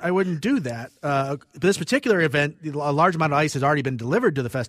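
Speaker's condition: No condition

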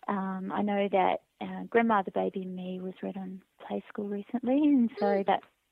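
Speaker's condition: No condition

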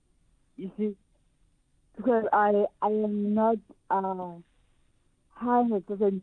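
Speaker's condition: Cerebral palsy; cerebral palsy from birth, previously unable to swim, now swims and competes in adaptive surfing; surfs with helper pushing into wave, rides wave to end

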